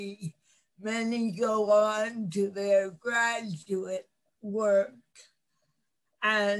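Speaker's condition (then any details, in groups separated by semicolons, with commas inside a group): Cerebral palsy; lifelong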